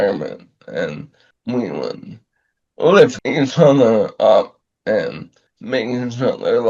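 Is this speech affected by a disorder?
Yes: ALS; about two years since onset.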